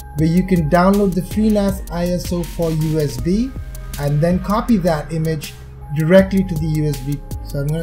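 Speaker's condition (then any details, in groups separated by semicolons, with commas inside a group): No condition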